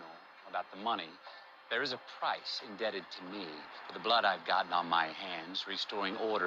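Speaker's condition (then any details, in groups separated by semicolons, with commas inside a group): No condition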